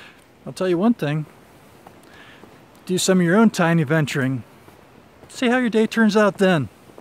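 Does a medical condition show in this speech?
No.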